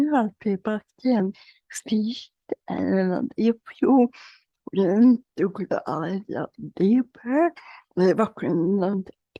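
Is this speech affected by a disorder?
Yes: generalized dystonia; generalized, leg weakness.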